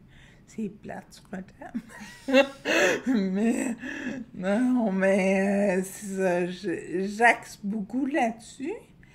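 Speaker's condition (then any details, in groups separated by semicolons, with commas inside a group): Friedreich's ataxia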